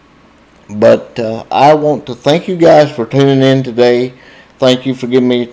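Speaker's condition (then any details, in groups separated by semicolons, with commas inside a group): Cerebral palsy, spastic diplegia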